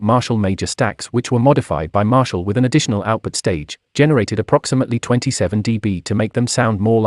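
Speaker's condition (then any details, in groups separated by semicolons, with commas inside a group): No condition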